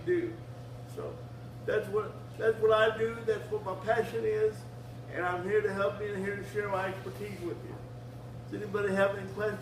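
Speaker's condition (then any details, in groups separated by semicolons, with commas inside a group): Cerebral palsy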